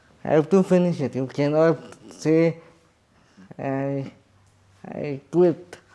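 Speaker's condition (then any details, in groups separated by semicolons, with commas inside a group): Cerebral palsy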